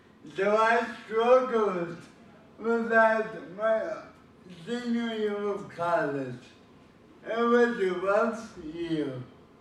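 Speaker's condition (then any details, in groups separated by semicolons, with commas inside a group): Cerebral palsy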